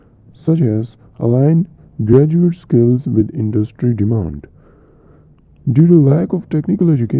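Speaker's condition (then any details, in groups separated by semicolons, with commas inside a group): No condition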